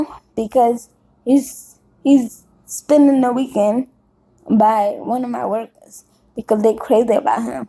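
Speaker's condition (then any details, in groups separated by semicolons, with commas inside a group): Cerebral palsy; caused by birth stroke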